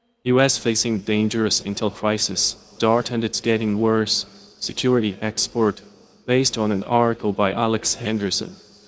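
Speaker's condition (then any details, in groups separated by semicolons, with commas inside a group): No condition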